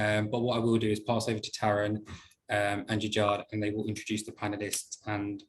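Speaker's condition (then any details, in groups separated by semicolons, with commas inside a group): No condition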